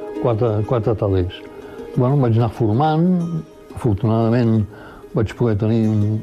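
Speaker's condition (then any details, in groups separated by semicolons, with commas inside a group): Parkinson's disease; progressive Parkinson's disease, about 15 years by time of death; mild by own account, progressively worsening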